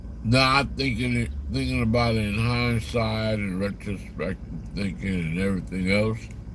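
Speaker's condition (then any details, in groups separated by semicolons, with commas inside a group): Slurred speech; still slurs words occasionally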